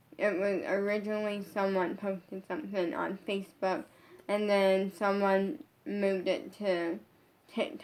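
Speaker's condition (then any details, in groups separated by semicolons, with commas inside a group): Brain injury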